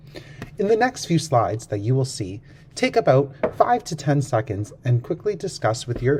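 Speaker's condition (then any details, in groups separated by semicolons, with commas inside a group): No condition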